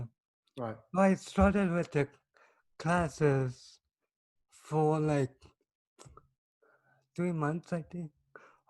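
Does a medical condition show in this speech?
Yes: cerebral palsy.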